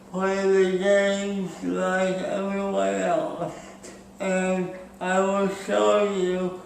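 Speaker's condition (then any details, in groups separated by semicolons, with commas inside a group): Speech impairment after birth surgery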